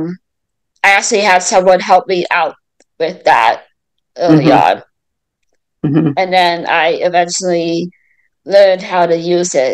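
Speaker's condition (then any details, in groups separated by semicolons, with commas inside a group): Mild cerebral palsy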